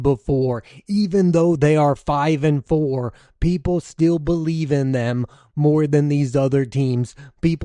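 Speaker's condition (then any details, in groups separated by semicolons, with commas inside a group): No condition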